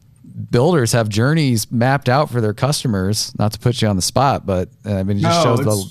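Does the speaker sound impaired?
No.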